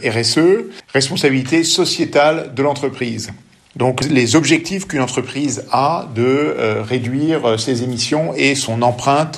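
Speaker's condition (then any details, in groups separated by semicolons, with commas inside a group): No condition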